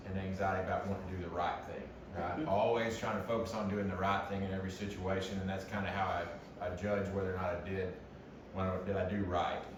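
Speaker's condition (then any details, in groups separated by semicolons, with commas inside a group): No condition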